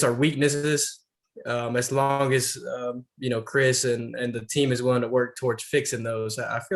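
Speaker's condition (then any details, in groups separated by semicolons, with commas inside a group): No condition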